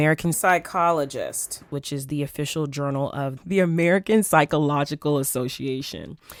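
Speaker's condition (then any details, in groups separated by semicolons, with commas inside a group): No condition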